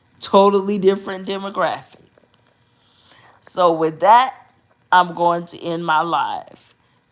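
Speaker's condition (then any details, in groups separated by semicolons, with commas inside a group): Cerebral palsy; uses specialized hospital bed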